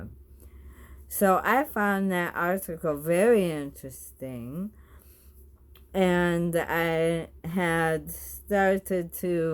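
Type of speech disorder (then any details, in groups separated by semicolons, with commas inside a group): Bulbar dysarthria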